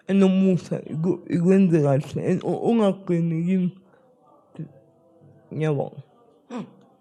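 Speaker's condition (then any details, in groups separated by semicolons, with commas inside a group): Spastic cerebral palsy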